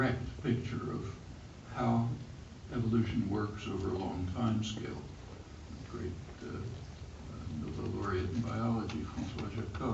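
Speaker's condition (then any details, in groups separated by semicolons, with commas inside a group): No condition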